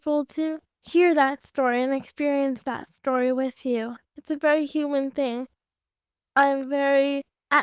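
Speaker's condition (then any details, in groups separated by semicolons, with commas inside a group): Cerebral palsy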